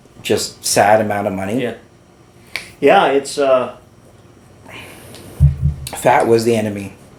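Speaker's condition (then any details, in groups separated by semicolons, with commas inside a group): No condition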